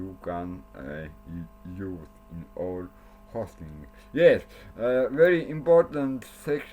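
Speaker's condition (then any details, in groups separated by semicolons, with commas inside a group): Cerebral palsy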